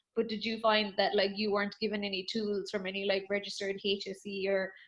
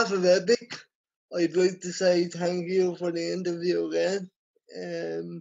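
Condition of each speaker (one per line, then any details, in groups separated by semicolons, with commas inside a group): No condition
Cerebral palsy; from birth, scoliosis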